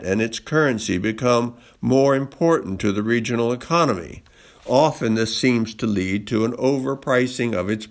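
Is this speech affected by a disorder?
No.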